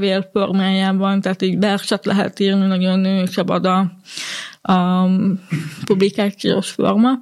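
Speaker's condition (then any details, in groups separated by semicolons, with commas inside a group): Hearing impairment; communicates in spoken language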